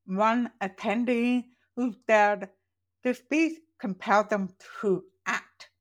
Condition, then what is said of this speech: Deafness. It's not a British accent, I wish.